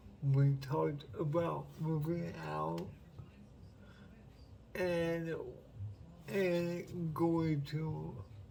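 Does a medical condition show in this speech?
Yes: cerebral palsy; uses wheelchair.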